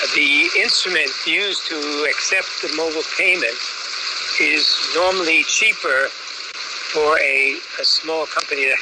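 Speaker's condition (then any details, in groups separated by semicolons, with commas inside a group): No condition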